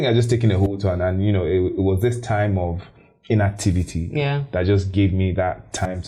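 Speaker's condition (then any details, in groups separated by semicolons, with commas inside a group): No condition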